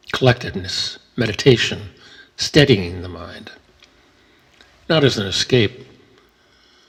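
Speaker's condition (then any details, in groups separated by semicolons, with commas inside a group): No condition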